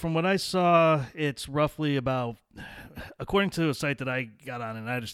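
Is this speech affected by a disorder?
No.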